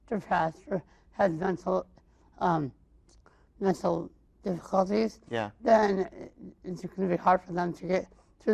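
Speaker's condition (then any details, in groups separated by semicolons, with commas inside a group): Mild cerebral palsy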